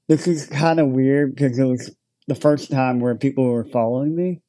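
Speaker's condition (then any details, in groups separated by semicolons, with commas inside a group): Cleft lip and palate; congenital cleft lip and palate, born in Ukraine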